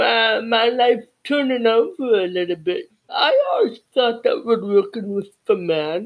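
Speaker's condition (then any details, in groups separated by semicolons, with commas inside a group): Cerebral palsy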